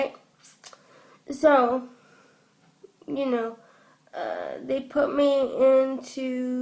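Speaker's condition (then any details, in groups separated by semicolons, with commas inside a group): Cerebral palsy; from birth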